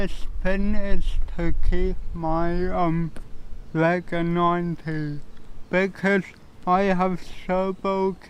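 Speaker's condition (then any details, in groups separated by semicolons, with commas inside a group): Cerebral palsy; speech improved over time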